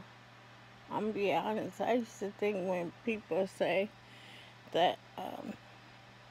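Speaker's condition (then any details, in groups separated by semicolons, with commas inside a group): ALS; affects hands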